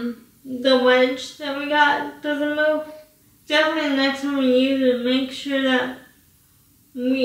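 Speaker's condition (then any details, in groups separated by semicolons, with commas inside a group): Cerebral palsy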